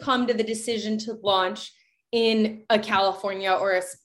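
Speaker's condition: No condition

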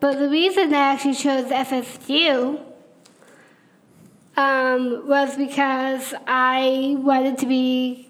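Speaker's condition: Down syndrome; congenital

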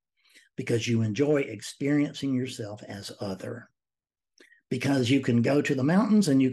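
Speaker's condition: No condition

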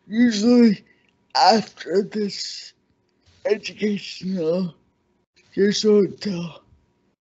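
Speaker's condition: Cerebral palsy; cerebral palsy since childhood

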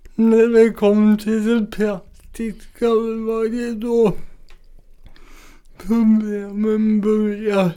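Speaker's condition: Cerebral palsy; from birth, oxygen deprivation at delivery, heart not beating at birth then restarted, spasms, right side harder to control; mainly affects speech and balance

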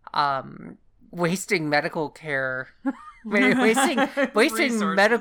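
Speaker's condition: No condition

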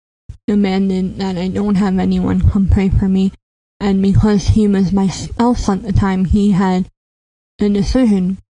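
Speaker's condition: Cleft palate; predicted at birth mute or severely impeded, speech classes once or twice weekly through elementary school

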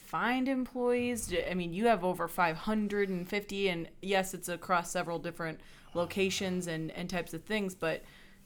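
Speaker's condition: No condition

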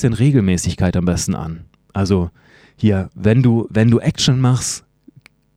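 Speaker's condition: No condition

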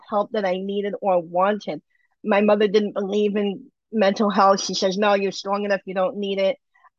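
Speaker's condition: Bilateral cleft lip and palate; speaking

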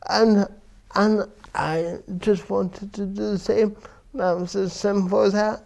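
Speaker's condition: Cerebral palsy; from birth; affects verbal speech

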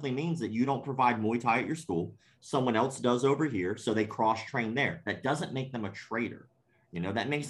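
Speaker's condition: Cleft palate; congenital cleft palate

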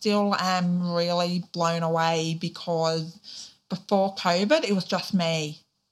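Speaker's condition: Deafness, profound; born deaf

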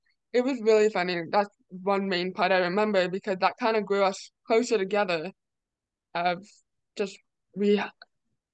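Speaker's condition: Deafness; relies on starter hand signals and strobe start lights at meets

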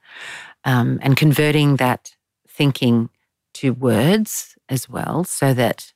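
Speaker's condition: No condition

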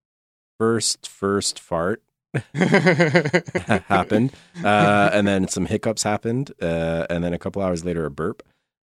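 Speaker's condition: No condition

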